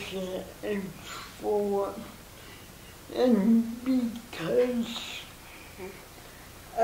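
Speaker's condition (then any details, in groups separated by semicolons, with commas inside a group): Cerebral palsy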